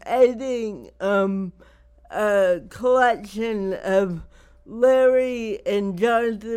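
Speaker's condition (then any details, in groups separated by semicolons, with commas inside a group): Cerebral palsy; lack of muscle control and spasticity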